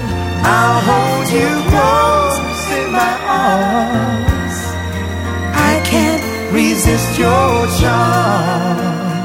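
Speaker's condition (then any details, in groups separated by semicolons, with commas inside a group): No condition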